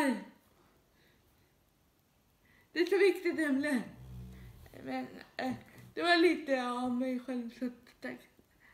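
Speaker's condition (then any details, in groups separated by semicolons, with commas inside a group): Dyskinetic cerebral palsy; severe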